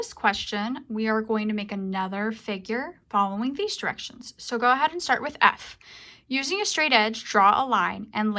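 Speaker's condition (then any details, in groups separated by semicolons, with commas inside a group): No condition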